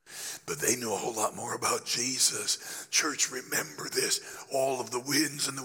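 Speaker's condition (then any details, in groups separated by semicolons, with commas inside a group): Laryngeal cancer after radiation; still affected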